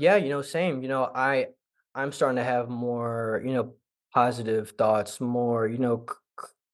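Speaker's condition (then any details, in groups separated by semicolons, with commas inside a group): Stuttering; previously could not speak well, sometimes hides stutter around friends and family; repeated sounds, prolonged sounds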